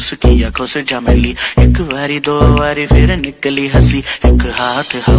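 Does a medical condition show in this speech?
No.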